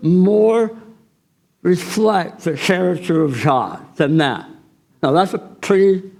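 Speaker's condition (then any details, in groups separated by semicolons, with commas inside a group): Tongue cancer surgery; 30% right tongue removed, radiation, chemo, half mandible titanium; about 10 years post-treatment, jaw fracture, four surgeries; noticeable diction difficulties, swallowing and saliva problems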